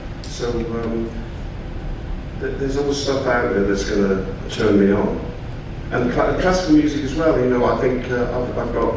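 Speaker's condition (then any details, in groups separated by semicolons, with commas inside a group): No condition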